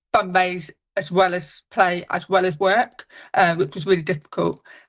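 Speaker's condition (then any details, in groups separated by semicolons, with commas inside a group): Deafness; cannot really understand speech sounds without hearing aids, learning level 3 sign language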